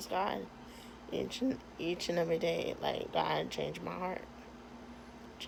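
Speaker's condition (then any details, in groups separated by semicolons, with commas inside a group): Cerebral palsy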